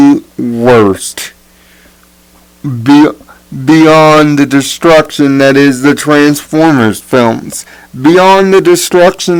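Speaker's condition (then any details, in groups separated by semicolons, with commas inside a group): Cerebral palsy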